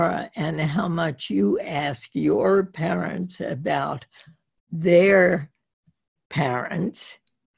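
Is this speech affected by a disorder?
Yes: spasmodic dysphonia.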